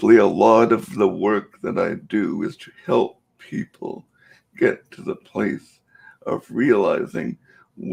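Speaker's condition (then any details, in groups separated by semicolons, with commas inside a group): Cerebral palsy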